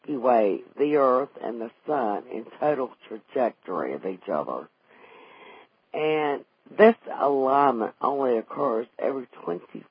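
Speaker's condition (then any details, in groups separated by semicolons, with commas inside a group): Vocal cord paralysis after stroke, unilateral vocal fold paralysis; more than 6 years after stroke, types with one hand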